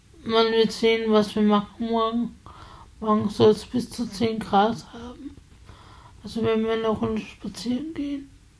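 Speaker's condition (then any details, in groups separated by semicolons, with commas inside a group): Spasticity from birth; multiple sclerosis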